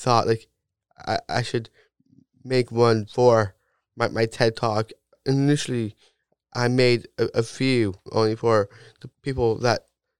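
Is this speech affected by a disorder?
Yes: Down syndrome; diagnosis explained by parents in first grade, loose ligaments, low muscle tone; self-described natural gift in talking, loves talking to crowds, public speaker, gave TED talk.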